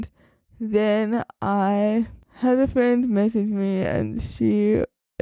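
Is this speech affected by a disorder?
Yes: cerebral palsy; uses wheelchair.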